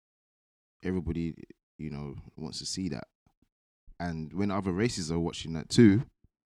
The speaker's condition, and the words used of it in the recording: None; typical speech.